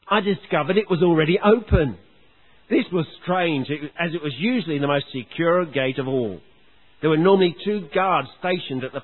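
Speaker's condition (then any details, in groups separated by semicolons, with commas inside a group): No condition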